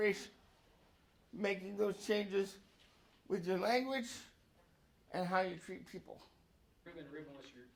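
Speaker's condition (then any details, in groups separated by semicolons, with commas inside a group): Cerebral palsy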